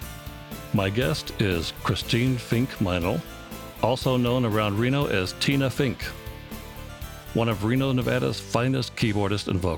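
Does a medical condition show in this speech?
No.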